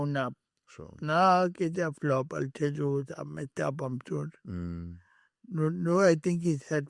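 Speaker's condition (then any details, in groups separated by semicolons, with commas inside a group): Cerebral palsy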